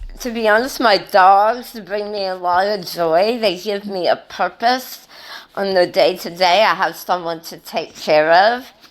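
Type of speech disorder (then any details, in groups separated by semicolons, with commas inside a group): Speech after partial glossectomy; tongue cancer, hemiglossectomy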